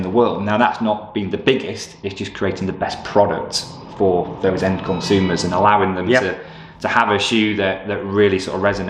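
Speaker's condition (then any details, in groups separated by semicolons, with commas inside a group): No condition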